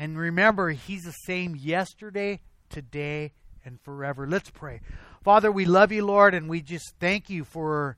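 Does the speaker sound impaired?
No.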